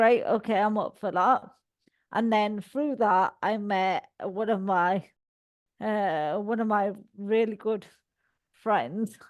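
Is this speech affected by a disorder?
Yes: cerebral palsy; all four limbs.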